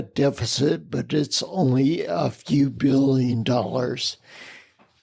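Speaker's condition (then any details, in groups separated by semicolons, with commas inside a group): Spinocerebellar ataxia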